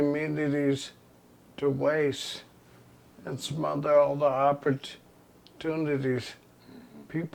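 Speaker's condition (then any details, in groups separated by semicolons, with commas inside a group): ALS; progressive terminal illness; diagnosed within last year, losing mobility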